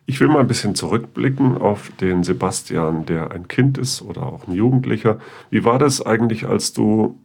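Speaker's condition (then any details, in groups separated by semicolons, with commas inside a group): No condition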